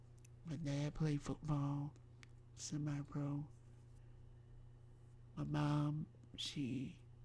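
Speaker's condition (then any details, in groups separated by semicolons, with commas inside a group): Myasthenia gravis; major emergency surgery, no cure; lungs collapsed while hospitalized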